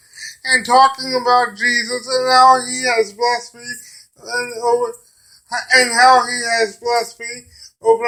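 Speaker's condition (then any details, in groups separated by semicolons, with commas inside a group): Cerebral palsy; brain damage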